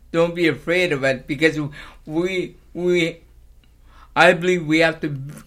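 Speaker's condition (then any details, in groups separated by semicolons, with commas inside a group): Cerebral palsy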